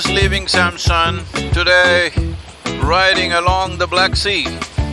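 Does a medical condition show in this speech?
No.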